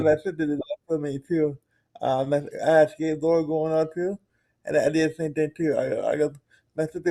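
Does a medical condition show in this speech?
Yes: cerebral palsy.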